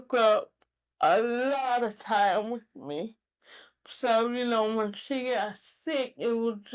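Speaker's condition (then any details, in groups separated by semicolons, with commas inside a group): Cerebral palsy; could not always articulate well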